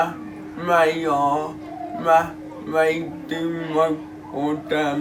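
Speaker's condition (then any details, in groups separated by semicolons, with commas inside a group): Cerebral palsy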